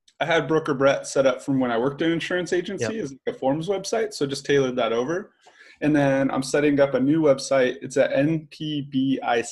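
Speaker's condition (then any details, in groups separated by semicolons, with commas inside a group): No condition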